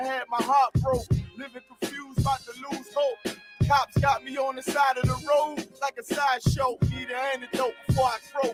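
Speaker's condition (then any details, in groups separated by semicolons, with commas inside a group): No condition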